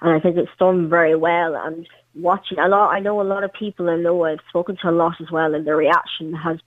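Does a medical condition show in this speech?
Yes: cleft palate; congenital, parents' Chernobyl radiation exposure, premature, over twenty surgeries, leg amputated, prosthetic limb age 12.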